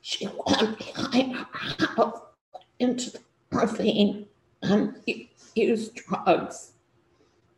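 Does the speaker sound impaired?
Yes: spasmodic dysphonia; neurological, vocal cords function only in spasms; trouble speaking during talk; unable to speak normally, voice produced in spasms.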